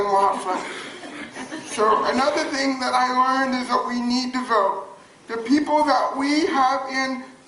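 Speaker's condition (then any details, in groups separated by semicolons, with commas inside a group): Cerebral palsy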